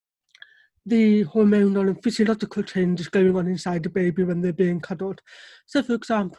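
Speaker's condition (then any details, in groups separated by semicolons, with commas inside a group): Deafness; relies on lip reading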